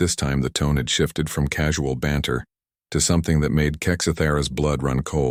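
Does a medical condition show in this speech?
No.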